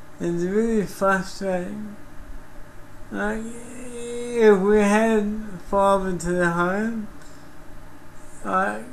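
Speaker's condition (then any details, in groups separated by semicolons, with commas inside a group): Cerebral palsy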